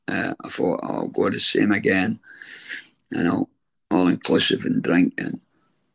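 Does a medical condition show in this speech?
Yes: throat cancer treatment effects; stage 4 throat cancer 6.5 years into recovery, chemo, radiotherapy, tracheostomy, neck nerves repaired, remission 2.5 years; voice changed by throat cancer and treatment, deep voice.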